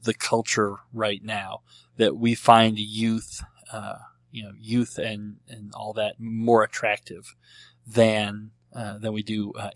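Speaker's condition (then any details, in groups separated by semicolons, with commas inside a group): Cleft lip and palate; treated as a baby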